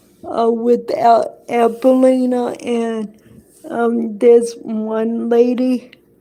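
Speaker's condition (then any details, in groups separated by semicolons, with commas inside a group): Cerebral palsy; affects hand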